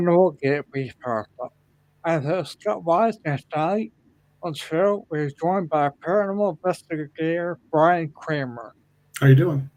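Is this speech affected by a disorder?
Yes: ataxia; may slur speech, may sound drunk.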